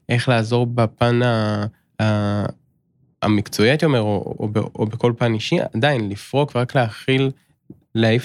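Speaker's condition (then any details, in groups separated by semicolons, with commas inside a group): Stuttering; stuttering since childhood, many therapies incl. communication clinicians until about 18-19; nearing end of stuttering therapy begun after army service, group talks with other stutterers; with some fluent stretches; as child, blocks, variable severity; earlier heavy stuttering, physical strain, headaches; repeated sounds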